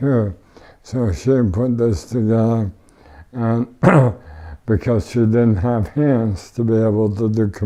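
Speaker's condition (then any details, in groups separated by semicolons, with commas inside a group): ALS; tracheotomy, wheelchair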